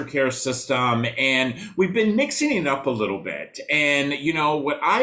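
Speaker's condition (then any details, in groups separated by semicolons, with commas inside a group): No condition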